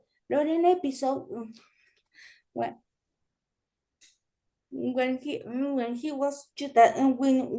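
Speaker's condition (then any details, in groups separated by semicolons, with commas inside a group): Cerebral palsy; limits current activity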